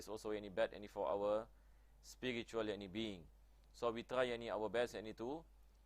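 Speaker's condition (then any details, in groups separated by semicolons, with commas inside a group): No condition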